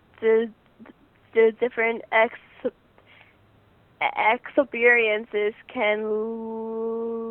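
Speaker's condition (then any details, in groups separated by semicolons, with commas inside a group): Stuttering; stuttering since beginning to talk, speech therapy with own speech therapist; about 18, starting college, therapy every two weeks, summer three-session intensive, Friends National Association; needs extra time to speak, letters to teachers, friends avoid filling in words; repeated sounds, blocks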